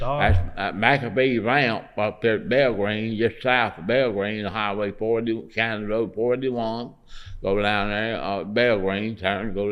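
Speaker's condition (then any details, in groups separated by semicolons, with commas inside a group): Parkinson's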